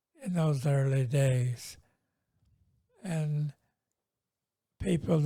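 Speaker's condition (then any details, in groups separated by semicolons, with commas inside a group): Multiple sclerosis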